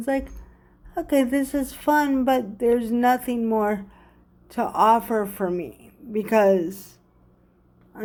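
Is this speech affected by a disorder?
Yes: cerebral palsy.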